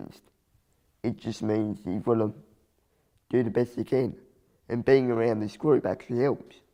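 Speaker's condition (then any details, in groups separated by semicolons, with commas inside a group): Cerebral palsy; from birth, affects body muscles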